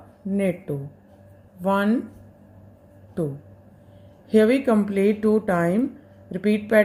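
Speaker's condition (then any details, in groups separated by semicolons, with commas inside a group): No condition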